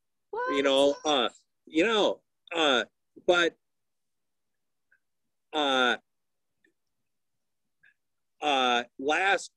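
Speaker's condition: Aphasia; initially no talking

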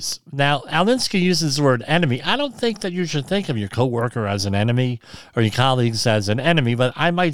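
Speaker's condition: Cleft lip and palate

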